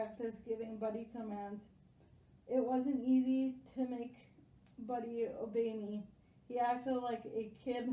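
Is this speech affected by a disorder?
Yes: spastic quadriplegic cerebral palsy; spastic quadriplegic, from birth, not degenerative.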